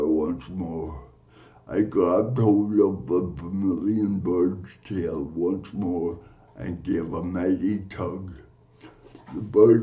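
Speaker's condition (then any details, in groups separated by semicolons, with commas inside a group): Cerebral palsy; from birth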